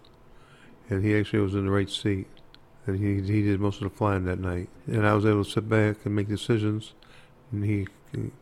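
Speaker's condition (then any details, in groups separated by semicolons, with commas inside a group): Parkinson's disease; hard time talking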